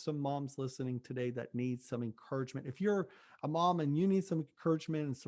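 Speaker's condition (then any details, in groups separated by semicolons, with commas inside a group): No condition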